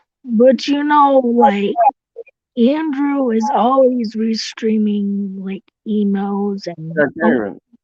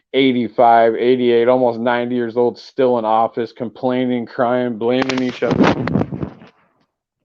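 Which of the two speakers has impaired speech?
The first: cerebral palsy; from birth, tracheotomy; voice shaped by tracheotomy, regular voice.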